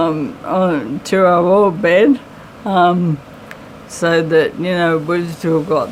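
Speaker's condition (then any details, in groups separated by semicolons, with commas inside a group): MND; limb onset, legs and arms; slow progressing, cannot stand or sit independently, voice banking; voice slightly raspy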